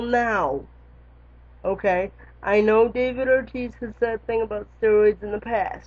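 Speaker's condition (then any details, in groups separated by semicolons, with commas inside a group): Cerebral palsy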